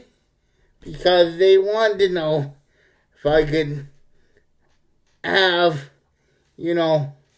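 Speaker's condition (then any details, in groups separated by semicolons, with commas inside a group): Cerebral palsy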